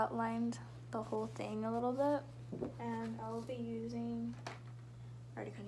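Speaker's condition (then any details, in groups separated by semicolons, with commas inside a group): No condition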